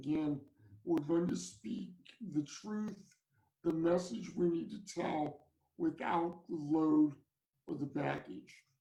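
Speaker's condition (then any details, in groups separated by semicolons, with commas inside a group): Cerebral palsy; from birth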